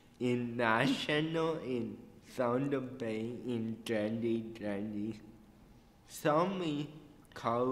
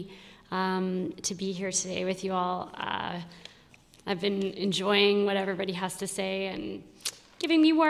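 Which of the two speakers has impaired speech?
The first: cerebral palsy.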